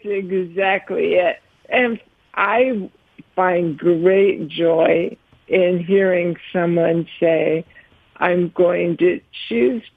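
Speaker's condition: ALS; legs

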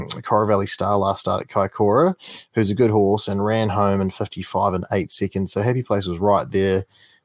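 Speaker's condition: No condition

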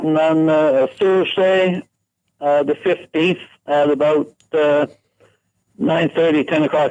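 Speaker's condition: No condition

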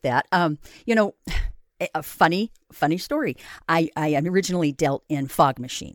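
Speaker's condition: No condition

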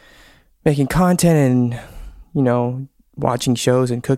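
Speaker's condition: No condition

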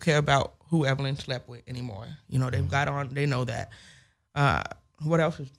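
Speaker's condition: Hearing loss with speech impediment; 70% deaf one ear

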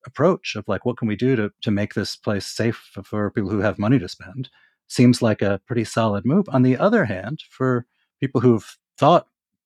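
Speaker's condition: No condition

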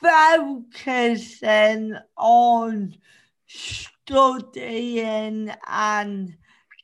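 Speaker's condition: Cerebral palsy; since childhood

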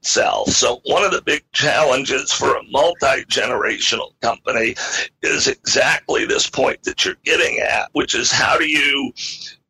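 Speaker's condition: Spasmodic dysphonia; spoke little to protect it

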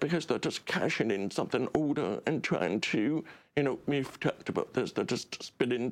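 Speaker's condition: Deaf; relies on subtitles

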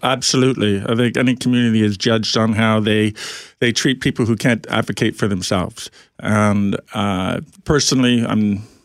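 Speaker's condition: Profound hearing loss; orally deaf, relies on lip reading

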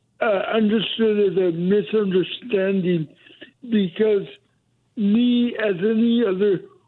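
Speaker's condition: Cerebral palsy; speech impediment, voice more heightened when tense or nervous, may be heard as aggressive

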